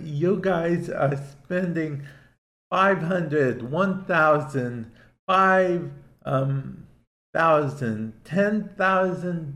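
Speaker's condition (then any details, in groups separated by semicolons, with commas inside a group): Cerebral palsy; affects speech to an extent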